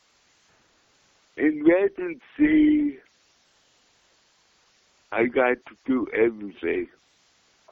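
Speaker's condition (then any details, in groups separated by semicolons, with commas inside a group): Cerebral palsy; diagnosed in childhood, speech and mobility issues, one-handed use of Kelly clamp and Vacutainer; speech impediment, hard to understand at first, repeats when listener lost, easier once familiar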